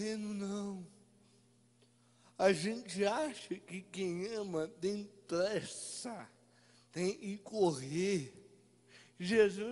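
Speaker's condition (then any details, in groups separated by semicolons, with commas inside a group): Cerebral palsy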